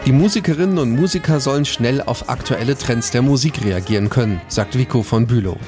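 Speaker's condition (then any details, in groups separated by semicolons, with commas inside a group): No condition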